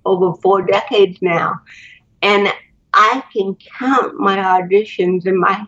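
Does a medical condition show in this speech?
Yes: cerebral palsy; spinal cord and neck surgery, titanium neck limiting looking up, cannot move normally, botox.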